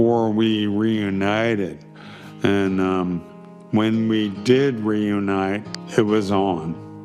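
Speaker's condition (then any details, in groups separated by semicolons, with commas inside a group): ALS; may lose speech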